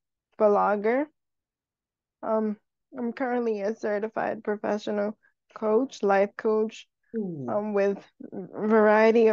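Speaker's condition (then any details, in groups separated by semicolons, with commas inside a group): Cerebral palsy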